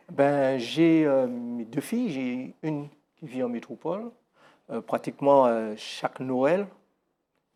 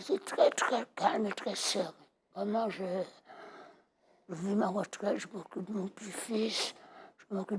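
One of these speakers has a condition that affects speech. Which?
The second: total laryngectomy; laryngectomy after earlier illness; after surgery; voice audibly altered.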